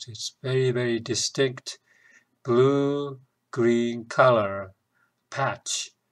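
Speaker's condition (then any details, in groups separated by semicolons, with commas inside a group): No condition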